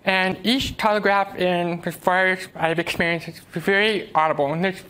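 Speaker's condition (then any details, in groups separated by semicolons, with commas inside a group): Deafness; uses American Sign Language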